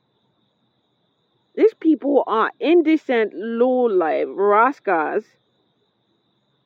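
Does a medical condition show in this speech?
No.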